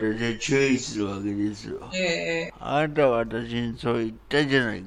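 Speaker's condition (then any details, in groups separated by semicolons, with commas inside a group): Cerebral palsy; congenital, both hands and strength impaired, needs help with most daily tasks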